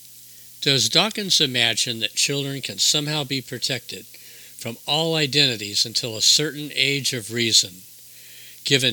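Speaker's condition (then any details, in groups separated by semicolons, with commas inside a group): No condition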